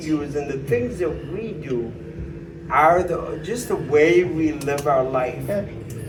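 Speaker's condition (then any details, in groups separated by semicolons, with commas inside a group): Cerebral palsy; needs substantial care assistance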